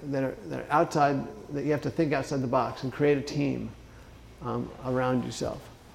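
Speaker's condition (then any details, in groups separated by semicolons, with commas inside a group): Parkinson's disease; Parkinson's onset age 41, about 12 years' history, first tremoring hand and no arm swing after thumb surgery, left foot dystonia; timed medication with alarm, exercise beyond comfort zone; says some words are hard or tough to say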